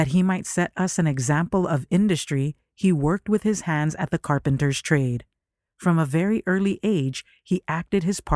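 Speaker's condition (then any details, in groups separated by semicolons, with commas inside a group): No condition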